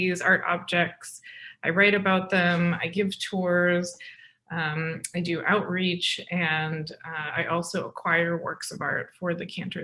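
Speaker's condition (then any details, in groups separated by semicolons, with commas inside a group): No condition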